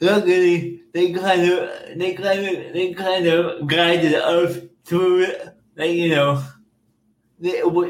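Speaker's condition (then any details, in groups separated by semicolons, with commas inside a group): Cerebral palsy; school speaking device declined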